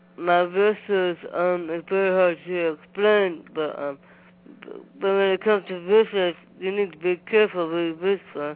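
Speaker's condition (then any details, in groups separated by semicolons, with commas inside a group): Down syndrome; present from birth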